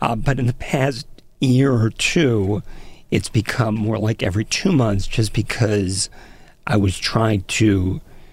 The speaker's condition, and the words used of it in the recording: Spasmodic dysphonia. Spasmodic dysphonia is a condition where the vocal cords don't come together properly, and then it just creates a host of problems with a voice.